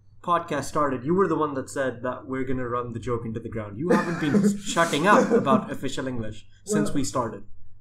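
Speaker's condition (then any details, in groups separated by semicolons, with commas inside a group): No condition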